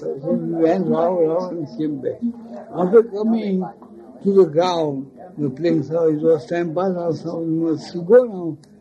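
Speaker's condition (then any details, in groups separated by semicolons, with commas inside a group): Speech loss after head injury; speech feels heavy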